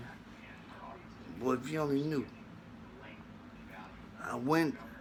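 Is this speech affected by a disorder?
Yes: traumatic brain injury.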